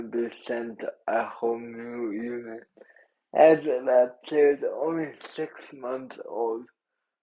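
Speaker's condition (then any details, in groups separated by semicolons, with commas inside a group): Cerebral palsy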